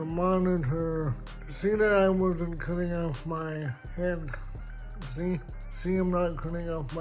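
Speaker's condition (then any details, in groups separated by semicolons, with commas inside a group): Cerebral palsy; spastic type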